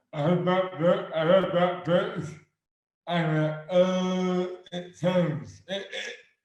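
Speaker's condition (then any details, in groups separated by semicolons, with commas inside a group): Dystonia; affects hands and speech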